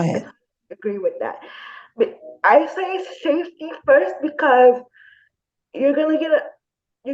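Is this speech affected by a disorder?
Yes: spastic diplegia cerebral palsy.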